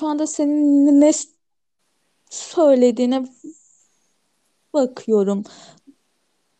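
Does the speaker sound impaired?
Yes: stuttering; consulted a professor about own stuttering five years ago; stutters normally, much more at work and when anxious, very little when alone and relaxed; here blocks.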